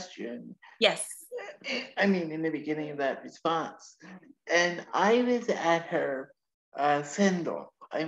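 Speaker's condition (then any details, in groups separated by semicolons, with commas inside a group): Cerebral palsy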